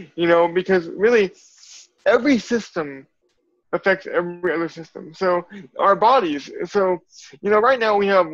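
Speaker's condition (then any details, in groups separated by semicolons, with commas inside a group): Cerebral palsy; from birth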